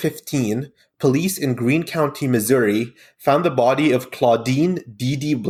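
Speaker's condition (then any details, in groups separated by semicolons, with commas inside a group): No condition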